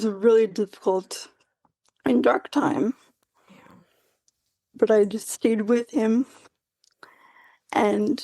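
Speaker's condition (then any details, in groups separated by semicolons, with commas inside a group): Quadriplegic cerebral palsy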